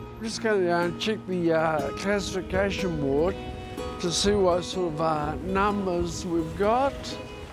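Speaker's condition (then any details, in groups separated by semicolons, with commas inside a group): Multiple sclerosis; drunk-sounding speech as fatigue builds through day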